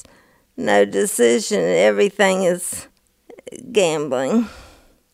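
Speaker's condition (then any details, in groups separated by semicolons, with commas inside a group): Parkinson's disease; onset early 50s, first full-body tremor with fall, Requip for years, symptom-free, dose increased; taken off Requip, tremors much worse, trouble walking, recently got cane, uses walker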